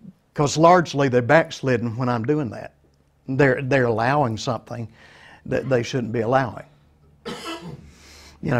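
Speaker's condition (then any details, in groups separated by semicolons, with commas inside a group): No condition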